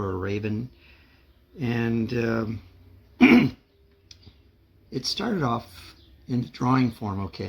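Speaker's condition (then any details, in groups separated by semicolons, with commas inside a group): No condition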